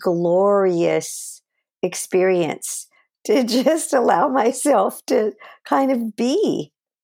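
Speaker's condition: No condition

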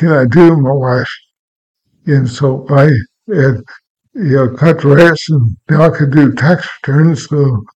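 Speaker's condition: Cerebral palsy, mild; present from birth, birth injury affecting motor skills, diagnosed around age 65 at Mayo Clinic, not severely affected; walks on toes, walks fast, shuffles feet, slips and falls on uneven ground; speech a little slurred, choked about a dozen times, swallowing affected

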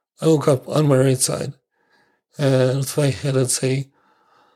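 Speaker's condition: ALS; aspiration pneumonia ER visit

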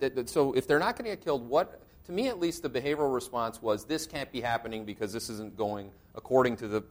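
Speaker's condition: No condition

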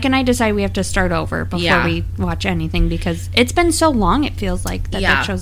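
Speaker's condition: No condition

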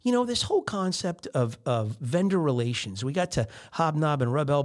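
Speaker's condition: No condition

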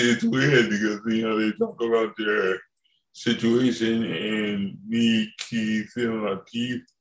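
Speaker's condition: Cerebral palsy; from birth

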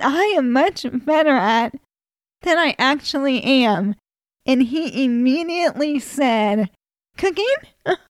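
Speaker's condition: ALS; worst atrophy in diaphragm, ventilator used all night during about 10 hours sleep

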